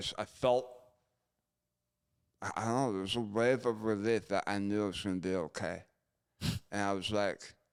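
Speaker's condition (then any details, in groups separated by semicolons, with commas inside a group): Gunshot injury to chin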